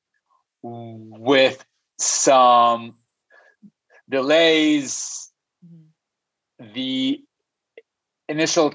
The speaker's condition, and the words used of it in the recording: Stuttering. And just a quick comment for the sake of your listeners, I always start by saying your internet is fine. I have a stutter.